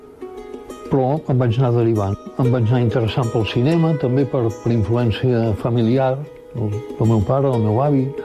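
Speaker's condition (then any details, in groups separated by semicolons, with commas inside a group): Parkinson's; progressive, gradually worsening over time; mild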